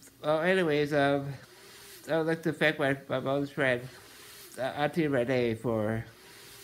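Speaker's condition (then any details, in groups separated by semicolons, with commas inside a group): Muscular dystrophy, Duchenne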